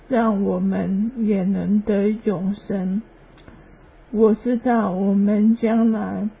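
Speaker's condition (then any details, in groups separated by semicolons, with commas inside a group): ALS; hand weakness, cannot write, type or grasp, arm muscle atrophy, cause unknown, year of immunoglobulin injections; worsening, whole-body involuntary muscle twitching, poor stamina, needs help dressing, brushing teeth, bathing; slower speech, quieter voice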